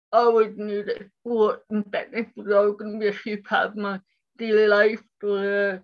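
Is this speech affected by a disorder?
Yes: cerebral palsy; speech impairment.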